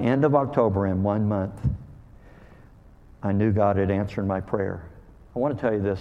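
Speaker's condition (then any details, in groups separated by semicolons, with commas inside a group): Cleft lip and palate; called hair lip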